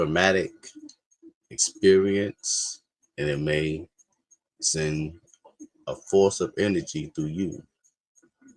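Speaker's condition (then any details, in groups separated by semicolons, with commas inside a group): No condition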